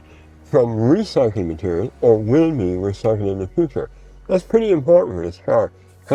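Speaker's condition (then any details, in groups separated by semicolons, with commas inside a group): Mouth cancer surgery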